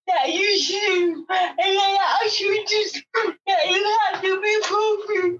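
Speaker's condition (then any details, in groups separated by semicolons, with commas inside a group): Cerebral palsy; speech impairment, others may struggle to understand, interpreter revoices her words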